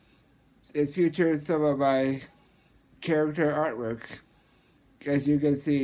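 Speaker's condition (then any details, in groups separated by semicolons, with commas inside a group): Muscular dystrophy, Duchenne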